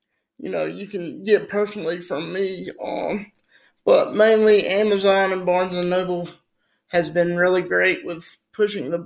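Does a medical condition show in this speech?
Yes: spastic quadriplegic cerebral palsy; from birth, fully wheelchair bound, cannot move self, affects muscle tone; daily stretching to keep muscles from getting too tight, age 25; speech sometimes affected if not careful.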